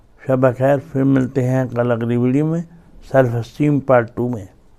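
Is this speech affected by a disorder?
Yes: cerebral palsy.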